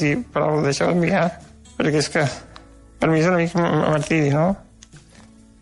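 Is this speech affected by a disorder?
Yes: Duchenne muscular dystrophy; dictates instead of writing, colds or bronchitis cause suffocation crises treated with morphine.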